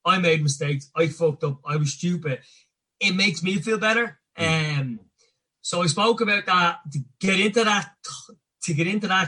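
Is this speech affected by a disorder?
Yes: stammer; stammer since childhood, very bad in childhood, linked to childhood anxiety, never gone, cannot be cured; age 40, largely controlled, sometimes pretty bad, may show during recording, breathing and visualization beforehand; worse with poor sleep, low mood, low confidence, anticipates stammering, once avoided speaking; here repeated sounds.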